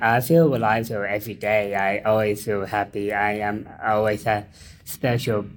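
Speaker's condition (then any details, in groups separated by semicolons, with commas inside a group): Down syndrome; intellectual disability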